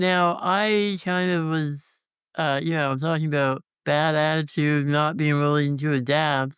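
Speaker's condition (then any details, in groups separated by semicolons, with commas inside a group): Congenital muscular dystrophy; tracheostomy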